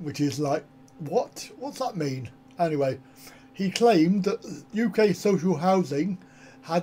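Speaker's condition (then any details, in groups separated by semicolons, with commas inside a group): Cerebral palsy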